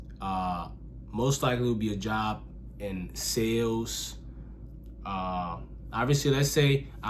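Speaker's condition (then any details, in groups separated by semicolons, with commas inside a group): No condition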